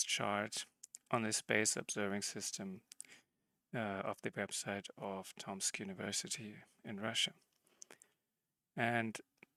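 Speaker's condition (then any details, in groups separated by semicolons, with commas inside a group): No condition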